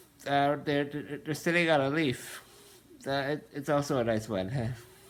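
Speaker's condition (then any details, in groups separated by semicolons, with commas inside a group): Muscular dystrophy, Duchenne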